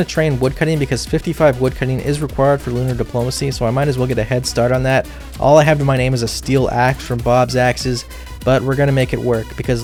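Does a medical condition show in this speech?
No.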